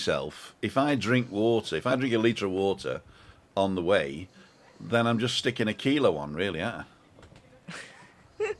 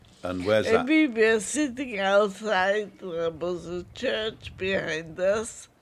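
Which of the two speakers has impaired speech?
The second: multiple sclerosis.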